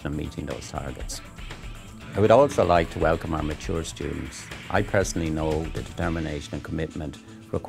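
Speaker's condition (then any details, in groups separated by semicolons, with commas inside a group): No condition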